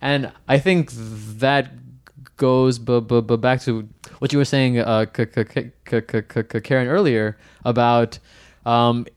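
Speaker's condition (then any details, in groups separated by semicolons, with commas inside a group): Stuttering; onset age 8 in Hong Kong, possibly genetic, long covert, avoided speaking, substituted words, spoke fast; fluency shaping therapy in Mumbai and Japan, American Institute for Stuttering intensive, accepting stuttering 1.5 years; audible voluntary stuttering, deliberately tries to stutter as management strategy; repeated sounds, blocks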